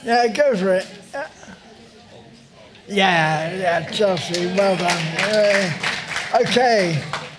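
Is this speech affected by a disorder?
Yes: motor neurone disease; motor neurone disease diagnosed at age 50, uses wheelchair.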